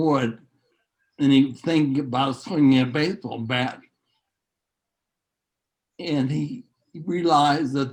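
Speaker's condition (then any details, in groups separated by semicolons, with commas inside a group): Neurological disease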